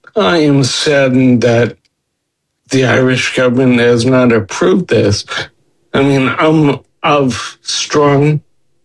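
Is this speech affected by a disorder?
Yes: Friedreich's ataxia; diagnosed at 19, early drunk-like balance and gait problems, wheelchair about 25 years, slowed motor skills; 28 years since diagnosis, Skyclarys three daily pills slowing progression, uncontrolled eye movements stopped; speech and swallowing improved on Skyclarys, more confidence speaking, asked less often to repeat.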